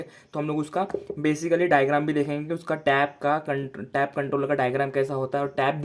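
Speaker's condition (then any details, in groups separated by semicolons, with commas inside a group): No condition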